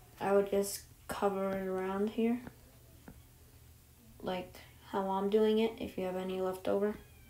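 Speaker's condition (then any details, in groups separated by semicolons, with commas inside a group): No condition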